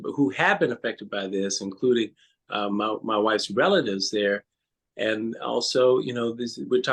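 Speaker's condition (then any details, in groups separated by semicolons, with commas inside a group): No condition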